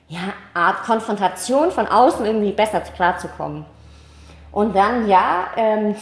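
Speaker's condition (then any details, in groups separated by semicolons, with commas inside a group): Cleft palate, mild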